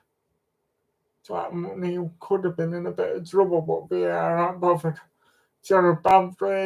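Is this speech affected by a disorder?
Yes: cerebral palsy.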